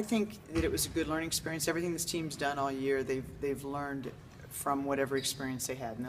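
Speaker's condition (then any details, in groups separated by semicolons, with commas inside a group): No condition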